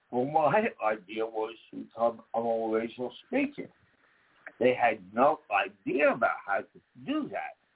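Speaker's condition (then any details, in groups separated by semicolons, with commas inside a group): Damaged vocal cord; about 40 years since injury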